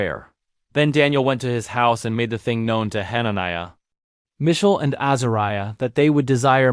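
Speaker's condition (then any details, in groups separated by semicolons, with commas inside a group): No condition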